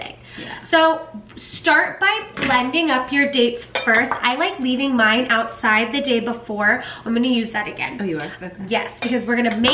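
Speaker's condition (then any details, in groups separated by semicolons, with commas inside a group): No condition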